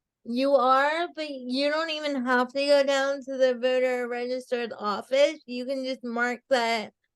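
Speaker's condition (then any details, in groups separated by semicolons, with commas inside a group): Cerebral palsy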